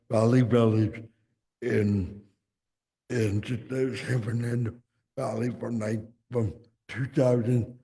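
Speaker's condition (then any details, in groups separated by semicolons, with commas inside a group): Cerebral palsy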